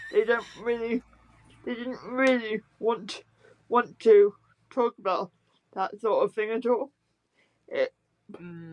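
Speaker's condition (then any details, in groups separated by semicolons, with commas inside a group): Spastic quadriplegic cerebral palsy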